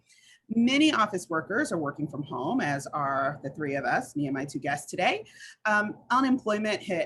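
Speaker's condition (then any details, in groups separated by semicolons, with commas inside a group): No condition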